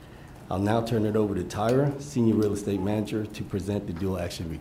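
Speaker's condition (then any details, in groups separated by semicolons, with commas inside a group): No condition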